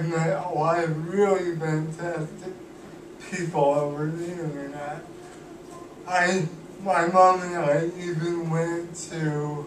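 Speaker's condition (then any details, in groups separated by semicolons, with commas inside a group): Cerebral palsy; cannot walk, uses wheelchair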